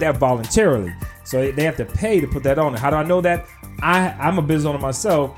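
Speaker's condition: No condition

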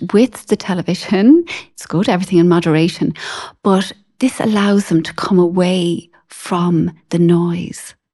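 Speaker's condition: No condition

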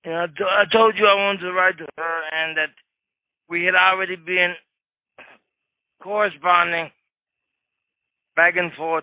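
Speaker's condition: Cerebral palsy; wheelchair user

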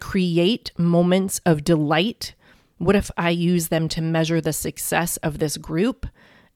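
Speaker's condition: No condition

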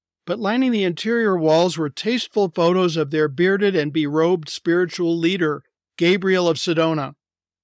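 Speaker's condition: No condition

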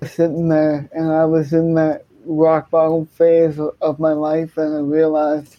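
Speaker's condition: Cerebral palsy, hemiplegia

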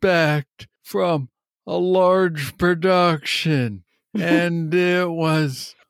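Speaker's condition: Parkinson's disease; young onset

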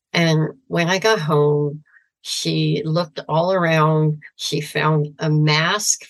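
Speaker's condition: Severe cleft palate, cleft lip and palate; congenital severe cleft, trachea and breathing problems

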